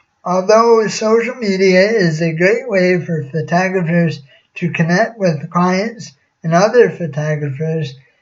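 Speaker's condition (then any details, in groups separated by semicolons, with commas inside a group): Cerebral palsy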